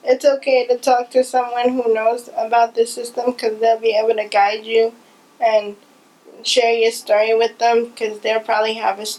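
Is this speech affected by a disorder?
Yes: cerebral palsy.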